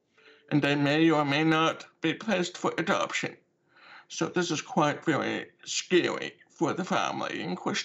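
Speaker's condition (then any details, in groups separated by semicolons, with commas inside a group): Deafness with cochlear implant; brown cochlear implant on side of head, once damaged by water from hose and repaired; uses cochlear implant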